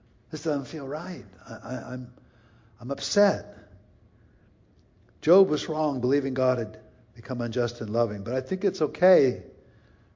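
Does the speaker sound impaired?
No.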